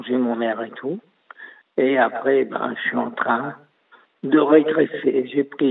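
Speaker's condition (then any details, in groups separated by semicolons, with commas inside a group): ALS (maladie de Charcot); night breathing assistance, rapid decline over months, wheelchair soon; breathing difficulty, night breathing device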